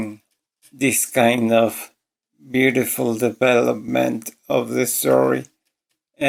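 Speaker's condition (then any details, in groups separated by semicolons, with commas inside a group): ALS; voice severely damaged, hard to understand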